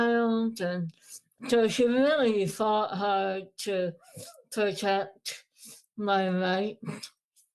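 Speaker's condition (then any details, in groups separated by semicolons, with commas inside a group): Moebius syndrome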